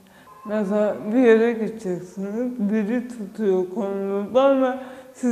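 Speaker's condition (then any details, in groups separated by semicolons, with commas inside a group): Cerebral palsy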